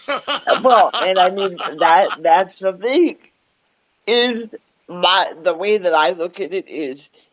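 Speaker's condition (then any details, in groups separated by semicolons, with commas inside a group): Cerebral palsy; cerebral palsy, wheelchair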